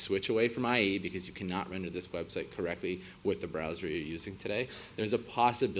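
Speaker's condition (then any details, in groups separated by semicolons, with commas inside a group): No condition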